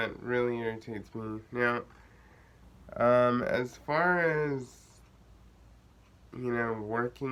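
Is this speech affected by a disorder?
Yes: cerebral palsy.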